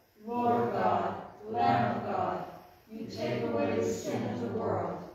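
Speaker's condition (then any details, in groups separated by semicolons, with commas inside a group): No condition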